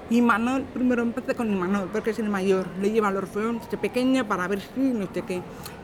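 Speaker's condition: Deafness, acquired at age 3; deaf since age three, late noticed by mother, cause measles per village doctor or whooping cough vaccine per father; speech from before onset kept by strict drilling, speaks like hearing person with aids

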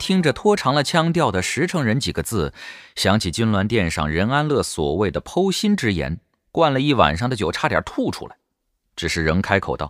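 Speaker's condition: No condition

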